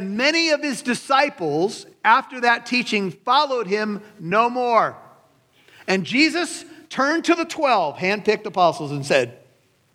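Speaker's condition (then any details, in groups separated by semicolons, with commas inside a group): No condition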